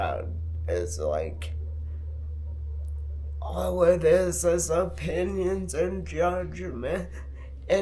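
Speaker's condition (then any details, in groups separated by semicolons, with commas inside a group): Multiple sclerosis; affects hands and left arm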